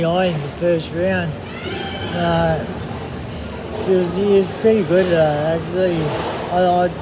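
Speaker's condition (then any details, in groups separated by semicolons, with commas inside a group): MND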